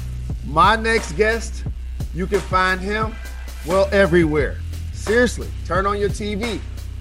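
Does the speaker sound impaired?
No.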